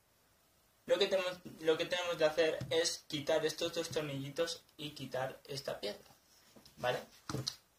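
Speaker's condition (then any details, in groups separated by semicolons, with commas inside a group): No condition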